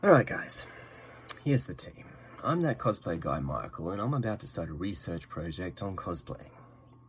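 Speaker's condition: No condition

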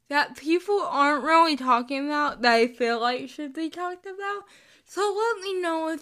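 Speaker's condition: Cerebral palsy; chronic illness and disability

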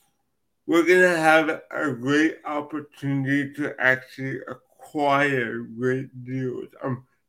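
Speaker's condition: Cerebral palsy; from birth

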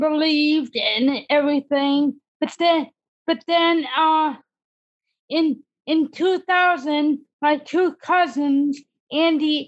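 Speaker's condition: Cerebral palsy; disability since childhood

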